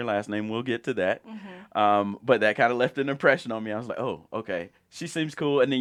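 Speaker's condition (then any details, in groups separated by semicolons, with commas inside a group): No condition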